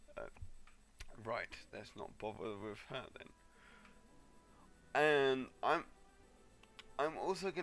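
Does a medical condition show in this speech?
Yes: cerebral palsy.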